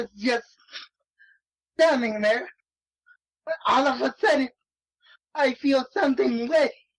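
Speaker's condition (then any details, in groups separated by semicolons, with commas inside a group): Cerebral palsy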